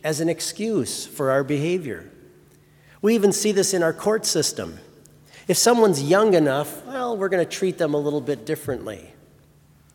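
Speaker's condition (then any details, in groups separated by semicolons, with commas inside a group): No condition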